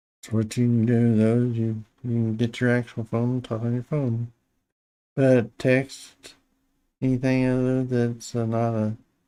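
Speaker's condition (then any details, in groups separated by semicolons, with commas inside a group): Parkinson's disease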